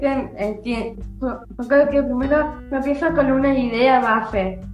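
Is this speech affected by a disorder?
Yes: Down syndrome; from birth.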